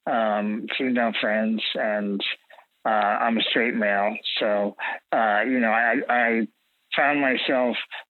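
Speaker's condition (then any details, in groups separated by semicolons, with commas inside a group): Spinal muscular atrophy type 2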